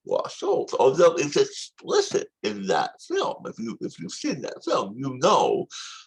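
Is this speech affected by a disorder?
Yes: tongue cancer surgery; speech practice, trouble saying some words since operation.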